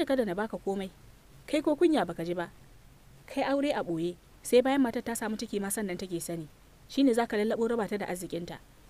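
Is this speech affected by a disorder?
No.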